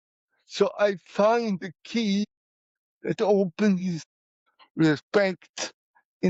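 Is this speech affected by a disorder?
Yes: cerebral palsy; poor speech as a child.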